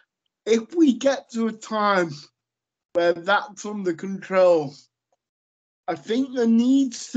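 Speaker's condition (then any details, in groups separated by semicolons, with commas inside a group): Cerebral palsy; lifelong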